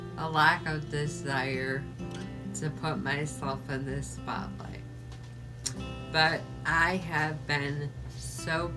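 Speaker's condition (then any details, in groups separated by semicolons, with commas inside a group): ALS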